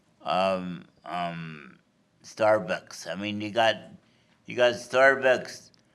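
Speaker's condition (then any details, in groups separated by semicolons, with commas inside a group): Cerebral palsy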